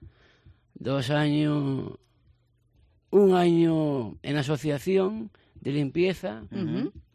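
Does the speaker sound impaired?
Yes: Down syndrome; extra copy of chromosome 21, 48 years old, supported employment with job coach, attends Teima Down Ferrol.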